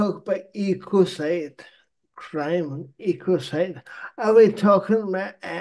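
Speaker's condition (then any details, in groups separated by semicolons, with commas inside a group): Cerebral palsy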